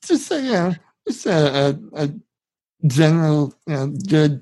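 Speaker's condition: Spinal muscular atrophy; genetic

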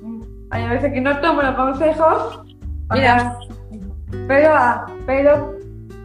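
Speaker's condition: Down syndrome; from birth

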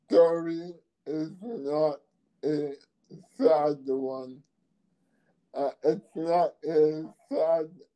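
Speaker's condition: ALS; hard to hear

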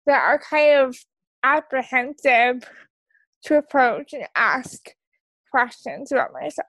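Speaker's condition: Cerebral palsy; wheelchair use, onset before birth

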